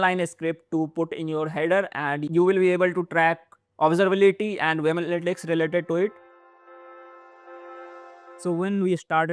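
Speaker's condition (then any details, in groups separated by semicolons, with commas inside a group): No condition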